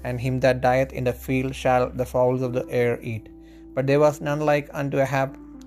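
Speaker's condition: No condition

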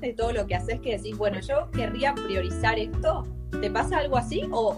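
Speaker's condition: No condition

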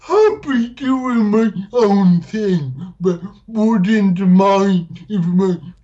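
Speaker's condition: Dysarthria; from cerebral palsy, cannot do separate things with separate fingers; much improved through stand-up comedy, once barely intelligible, now occasionally not understood; noticeable speech accent, some words misheard by host, host finds easy to understand

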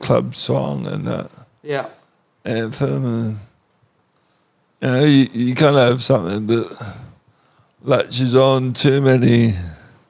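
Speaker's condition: Cerebral palsy; cerebral palsy affecting the muscles

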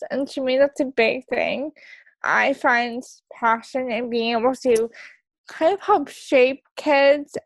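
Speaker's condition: Cerebral palsy; wheelchair use, onset before birth

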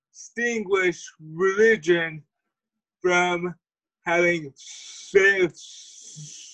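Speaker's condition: Cerebral palsy; speech impediment

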